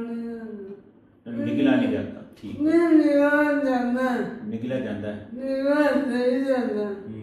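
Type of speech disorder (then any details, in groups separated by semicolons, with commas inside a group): Slurred speech; amyotrophic lateral sclerosis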